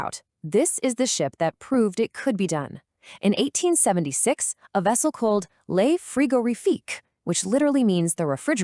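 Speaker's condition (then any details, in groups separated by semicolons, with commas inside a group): No condition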